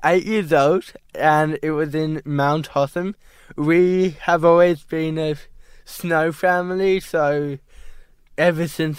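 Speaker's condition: Cerebral palsy; at diagnosis told may never walk or talk

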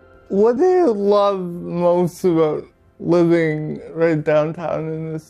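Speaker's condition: Cerebral palsy; mother toilets

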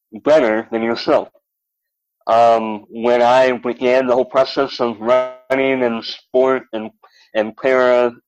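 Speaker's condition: Cleft lip and palate; double amputee

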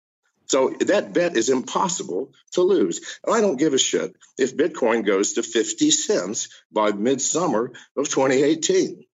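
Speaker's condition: No condition

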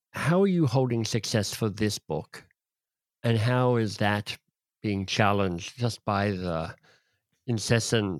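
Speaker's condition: Cleft lip and palate; speech impediment of sorts, less polished

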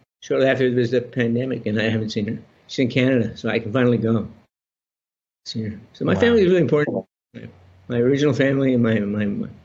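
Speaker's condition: Parkinson's disease; about 30 years since diagnosis

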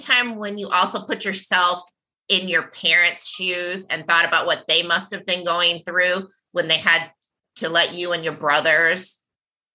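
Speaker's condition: No condition

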